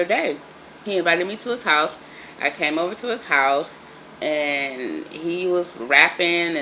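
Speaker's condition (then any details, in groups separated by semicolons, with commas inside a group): No condition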